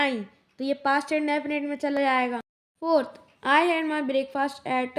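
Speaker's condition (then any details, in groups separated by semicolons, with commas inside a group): No condition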